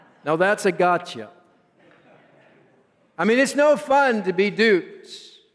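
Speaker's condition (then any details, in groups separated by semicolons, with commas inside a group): No condition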